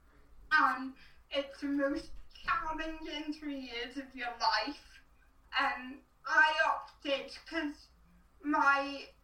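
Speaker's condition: Cerebral palsy

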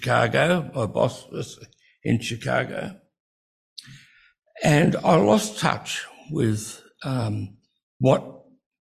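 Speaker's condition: Breathing-related speech difficulty

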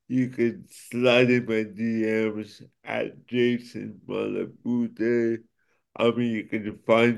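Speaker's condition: Cerebral palsy; cerebral palsy from birth

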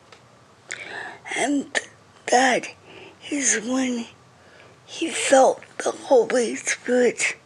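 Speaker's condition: Cerebral palsy; speech affected, reading very slow

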